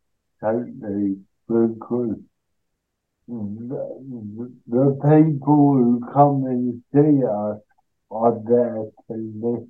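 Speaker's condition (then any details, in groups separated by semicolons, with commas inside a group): Cerebral palsy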